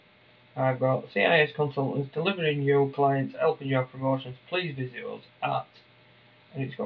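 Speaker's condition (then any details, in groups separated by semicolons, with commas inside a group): No condition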